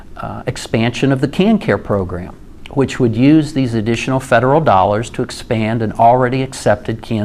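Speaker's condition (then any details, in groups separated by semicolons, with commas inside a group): No condition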